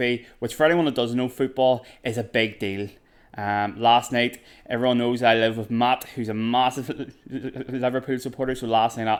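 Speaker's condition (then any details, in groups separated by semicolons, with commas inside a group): No condition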